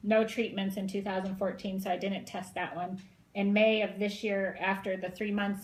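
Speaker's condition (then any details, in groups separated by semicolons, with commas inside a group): No condition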